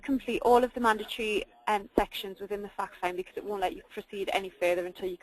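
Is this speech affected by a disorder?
No.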